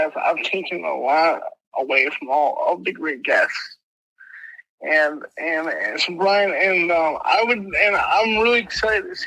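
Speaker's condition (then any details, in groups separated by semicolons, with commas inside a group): Mild cerebral palsy; speech impediment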